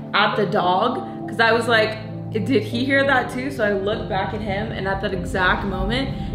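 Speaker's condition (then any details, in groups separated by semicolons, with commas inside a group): No condition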